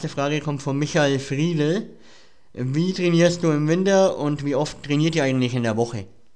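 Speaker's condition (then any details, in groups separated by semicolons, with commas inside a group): Cleft palate; speech impediment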